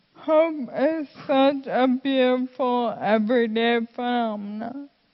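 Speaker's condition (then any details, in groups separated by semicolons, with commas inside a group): Friedreich's ataxia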